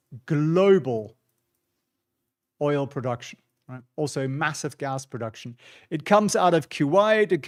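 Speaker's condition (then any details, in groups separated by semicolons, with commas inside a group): No condition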